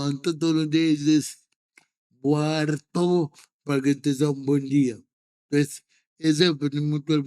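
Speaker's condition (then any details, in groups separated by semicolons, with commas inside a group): Cerebral palsy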